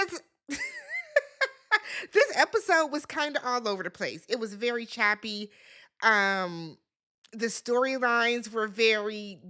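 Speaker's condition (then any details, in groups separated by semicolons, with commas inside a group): No condition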